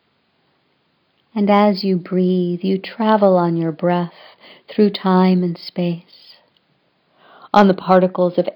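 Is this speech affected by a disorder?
No.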